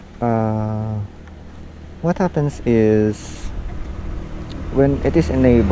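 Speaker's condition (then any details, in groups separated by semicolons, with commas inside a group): No condition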